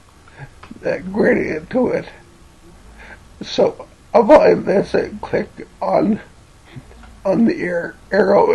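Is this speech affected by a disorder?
Yes: cerebellar ataxia from brain tumour.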